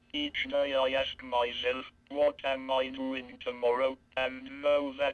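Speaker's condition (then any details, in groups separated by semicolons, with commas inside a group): Cerebral palsy, speech-generating device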